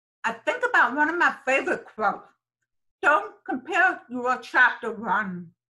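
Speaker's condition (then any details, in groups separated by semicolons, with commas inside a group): Deafness, sensorineural hearing loss; congenital profound sensorineural, damaged nerves, found 9 months, behind-ear aid at 10, adult cochlear implant; raised oral, about 10 years speech therapy, mainstreamed in public school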